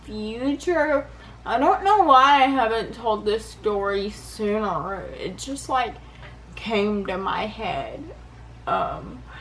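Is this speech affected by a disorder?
Yes: cerebral palsy; affects balance.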